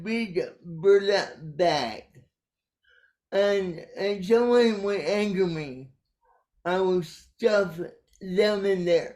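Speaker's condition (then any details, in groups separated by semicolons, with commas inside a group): Cerebral palsy; caused by brainstem aneurysm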